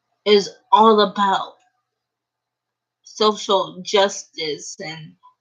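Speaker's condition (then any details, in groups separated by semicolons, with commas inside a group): Cerebral palsy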